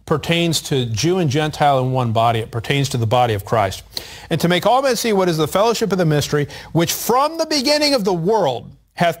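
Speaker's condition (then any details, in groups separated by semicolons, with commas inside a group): No condition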